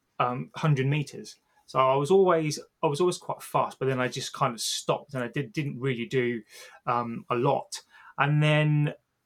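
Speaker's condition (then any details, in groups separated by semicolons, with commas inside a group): Stammer; long hidden even from wife and kids, became quite unwell with it last year; speaking on podcast with stammer, says speaking here has taken a lot; has always fought to be able to speak; repeated sounds, repeated words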